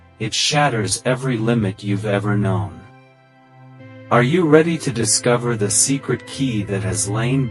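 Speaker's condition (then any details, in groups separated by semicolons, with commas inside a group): No condition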